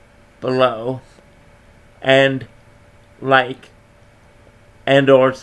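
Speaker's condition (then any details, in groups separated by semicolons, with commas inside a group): Cerebral palsy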